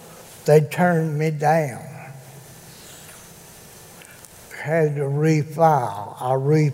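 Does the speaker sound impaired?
Yes: cerebral palsy; still able to speak, gives spoken testimony in church.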